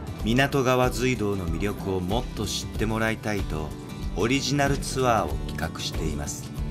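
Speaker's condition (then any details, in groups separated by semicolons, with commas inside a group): No condition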